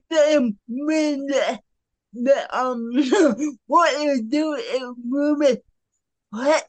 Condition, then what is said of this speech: Cerebral palsy. And it affects my speech. In case you didn't notice.